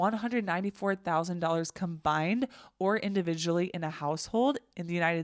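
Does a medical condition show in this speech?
No.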